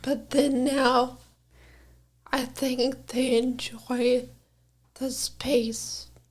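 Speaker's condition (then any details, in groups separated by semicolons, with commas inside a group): Brain injury; caused by brain aneurysm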